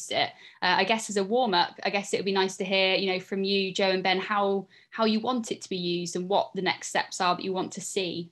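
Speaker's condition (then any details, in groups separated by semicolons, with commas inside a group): No condition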